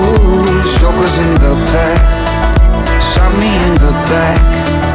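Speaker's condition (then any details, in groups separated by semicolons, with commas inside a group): No condition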